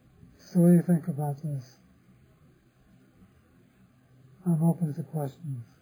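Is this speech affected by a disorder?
Yes: Parkinson's disease; others offer remedies.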